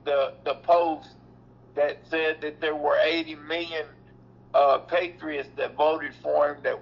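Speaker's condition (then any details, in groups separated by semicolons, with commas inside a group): Cerebral palsy; mobility affected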